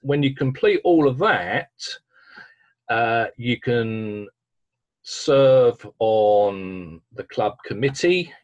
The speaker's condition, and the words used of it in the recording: Stuttering. Yeah, I can still stammer. I can still stumble. But it's completely manageable.